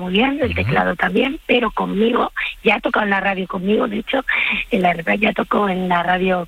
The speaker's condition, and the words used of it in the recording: Vocal nodules. Bueno, tengo todo, pero claro, cuando los nódulos ya dicen hasta aquí, pues lo que digo, intento proyectar la voz de otra manera.